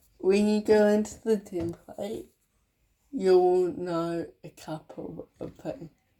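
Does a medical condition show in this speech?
Yes: cerebral palsy.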